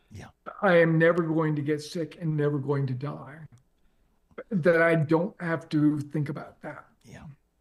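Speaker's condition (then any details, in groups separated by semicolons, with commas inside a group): ALS; progressive, onset leg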